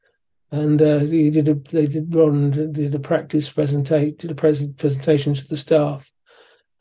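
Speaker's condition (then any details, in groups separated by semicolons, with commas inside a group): Parkinson's disease; suspected for a while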